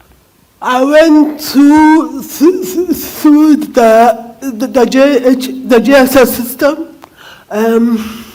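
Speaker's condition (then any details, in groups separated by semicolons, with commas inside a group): Cerebral palsy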